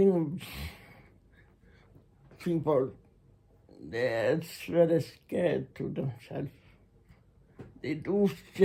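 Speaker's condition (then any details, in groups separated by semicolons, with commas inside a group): Muscular Parkinson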